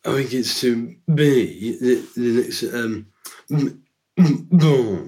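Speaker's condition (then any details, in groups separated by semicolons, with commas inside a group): Down syndrome; three copies of chromosome 21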